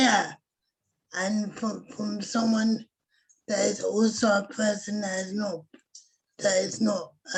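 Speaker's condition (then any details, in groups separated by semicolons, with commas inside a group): Cerebral palsy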